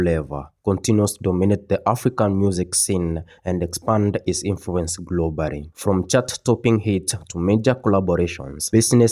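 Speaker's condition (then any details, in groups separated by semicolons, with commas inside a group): No condition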